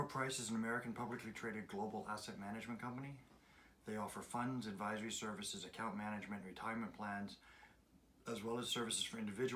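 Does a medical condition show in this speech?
No.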